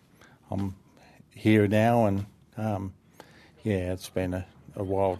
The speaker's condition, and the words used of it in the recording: Aphasia. He has been amazing in how he has improved both with his speech and with being more and more outgoing.